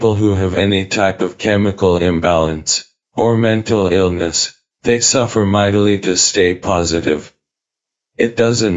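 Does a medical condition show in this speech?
Yes: ALS, through a speech-generating device; diagnosed at age 34, lost walking, talking and breathing, tracheostomy and ventilator; eight years since diagnosis, ventilator dependent via tracheostomy; cannot speak, eye-activated synthetic voice built from voice banking, types replies, silences while typing.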